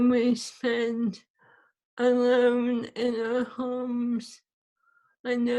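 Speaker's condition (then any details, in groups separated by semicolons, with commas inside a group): ALS; swallowing lost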